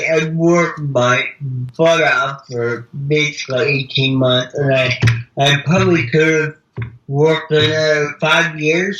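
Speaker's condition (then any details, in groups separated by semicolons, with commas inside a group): Cerebral palsy; wheelchair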